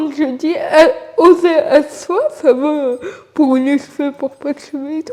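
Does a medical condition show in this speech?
Yes: cerebral palsy; from birth, uses wheelchair.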